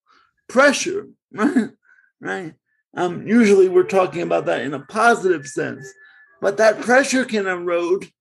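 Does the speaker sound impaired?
Yes: cerebral palsy; congenital cerebral palsy, since birth, born in Bridgeport.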